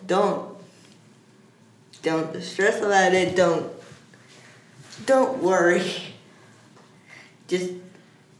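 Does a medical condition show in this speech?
Yes: cerebral palsy; diagnosed around 40 months, ongoing hippotherapy, therapy at children's rehabilitation institute (CRIT); age 12, almost 13, uses wheelchair.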